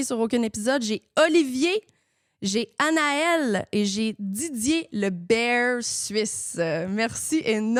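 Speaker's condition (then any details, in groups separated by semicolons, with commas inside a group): No condition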